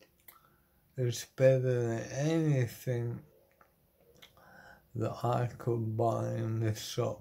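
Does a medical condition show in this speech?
Yes: motor neuron disease; terminal; body failing.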